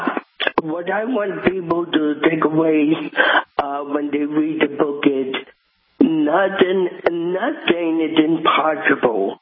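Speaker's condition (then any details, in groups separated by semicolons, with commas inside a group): Cerebral palsy; present from birth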